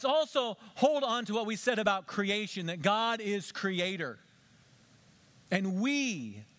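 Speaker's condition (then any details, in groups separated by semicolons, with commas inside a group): No condition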